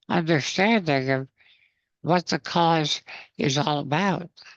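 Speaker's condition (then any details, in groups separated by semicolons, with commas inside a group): Spinal muscular atrophy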